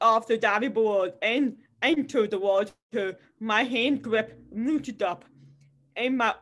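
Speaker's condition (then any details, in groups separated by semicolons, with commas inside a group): Deafness; cannot hear anything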